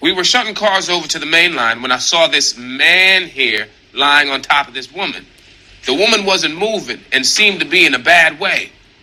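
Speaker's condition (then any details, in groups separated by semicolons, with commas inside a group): No condition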